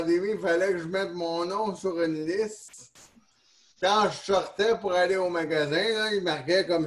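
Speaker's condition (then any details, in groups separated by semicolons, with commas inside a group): Neonatal cerebral palsy; neonatal onset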